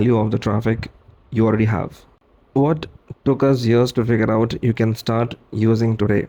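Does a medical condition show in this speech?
No.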